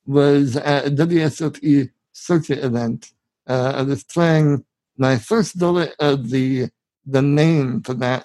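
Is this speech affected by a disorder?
Yes: spinal muscular atrophy; genetic, present from birth, form of muscular dystrophy, brain signals not reaching muscles, severe atrophy in almost all muscles; needs heavily adapted van for live poker, accessible van GoFundMe started by Veronica Brill; subtitles provided for guest's speech in video version.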